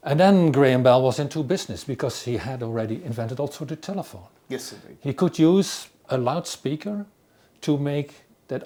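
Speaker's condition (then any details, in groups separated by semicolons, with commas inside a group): No condition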